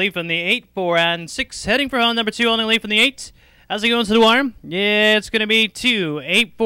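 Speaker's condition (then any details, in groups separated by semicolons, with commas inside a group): No condition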